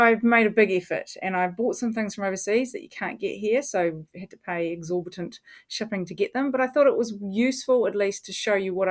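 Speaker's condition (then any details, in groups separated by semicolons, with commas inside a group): No condition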